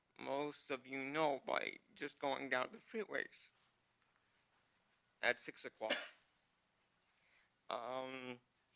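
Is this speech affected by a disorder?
Yes: cerebral palsy; needs ramps.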